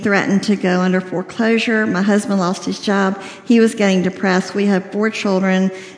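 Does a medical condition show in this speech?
Yes: cleft lip and palate, severe.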